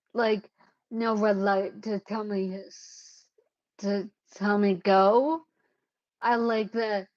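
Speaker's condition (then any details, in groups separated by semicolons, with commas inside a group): Cerebellar ataxia; caused by brain bleed, unsteady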